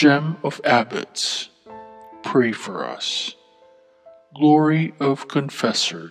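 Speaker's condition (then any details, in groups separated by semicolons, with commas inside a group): No condition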